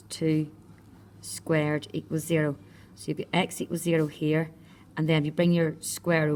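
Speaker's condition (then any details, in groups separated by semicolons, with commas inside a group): No condition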